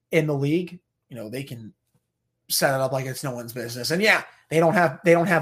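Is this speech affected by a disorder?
No.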